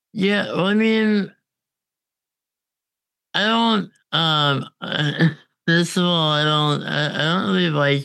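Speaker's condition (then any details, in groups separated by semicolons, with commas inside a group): Congenital muscular dystrophy; on a ventilator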